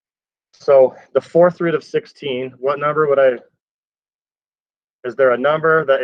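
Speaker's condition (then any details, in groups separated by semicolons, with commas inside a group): No condition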